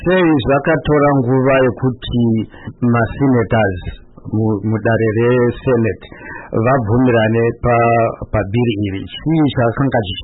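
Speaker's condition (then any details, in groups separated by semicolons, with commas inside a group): No condition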